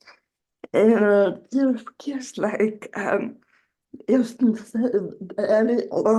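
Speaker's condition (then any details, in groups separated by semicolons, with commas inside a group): Generalized dystonia; generalized, leg weakness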